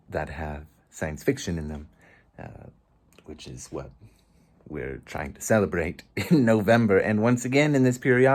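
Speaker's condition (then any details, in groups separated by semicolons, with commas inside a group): No condition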